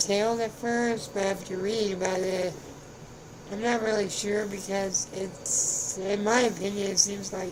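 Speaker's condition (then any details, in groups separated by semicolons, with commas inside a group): Spinal muscular atrophy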